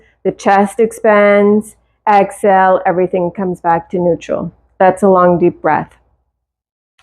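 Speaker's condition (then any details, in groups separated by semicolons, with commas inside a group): No condition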